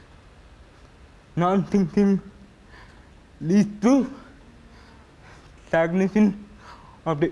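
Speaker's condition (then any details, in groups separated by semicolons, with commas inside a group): Cerebral palsy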